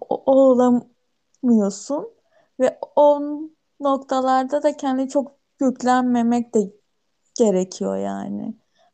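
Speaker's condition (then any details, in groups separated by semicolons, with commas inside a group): Stuttering; same degree as a year earlier; still stutters, unchanged degree; at times physically straining and tiring; prolonged sounds, blocks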